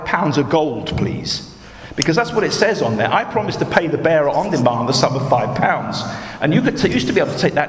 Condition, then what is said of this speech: No condition.